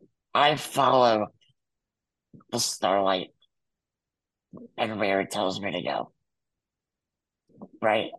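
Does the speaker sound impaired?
Yes: muscular dystrophy; congenital, wheelchair user, back surgery at 14 followed by near-fatal pneumonia.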